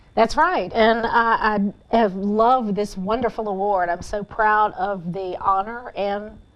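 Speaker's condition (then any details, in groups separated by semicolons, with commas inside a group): No condition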